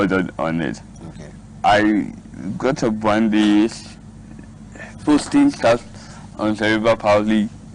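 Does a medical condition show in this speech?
Yes: cerebral palsy.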